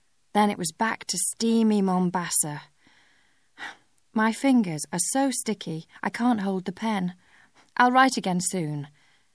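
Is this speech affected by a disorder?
No.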